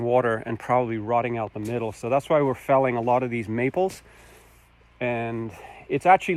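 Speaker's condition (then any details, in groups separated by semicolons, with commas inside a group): No condition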